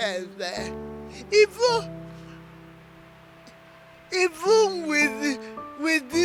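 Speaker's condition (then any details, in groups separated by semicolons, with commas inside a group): Cerebral palsy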